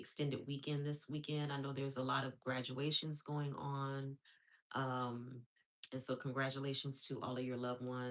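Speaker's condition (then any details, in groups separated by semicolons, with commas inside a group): No condition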